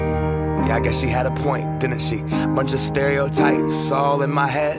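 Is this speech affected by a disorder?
No.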